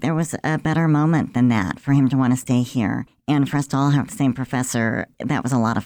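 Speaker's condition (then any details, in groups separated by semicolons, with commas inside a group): Cleft lip and palate; about 50-some years ago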